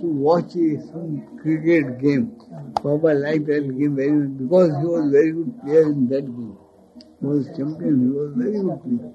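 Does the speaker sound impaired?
Yes: speech loss after head injury; head injury from car accident, unconscious after accident, speech lost after accident; very difficult to utter words, speech feels heavy; listeners say understandable.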